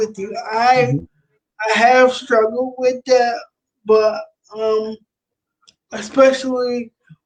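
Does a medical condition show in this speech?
Yes: cerebral palsy.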